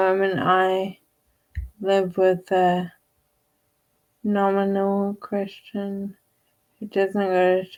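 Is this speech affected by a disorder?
Yes: Friedreich's ataxia; wheelchair user.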